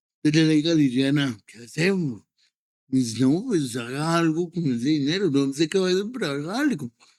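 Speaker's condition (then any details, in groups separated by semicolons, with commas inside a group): Cerebral palsy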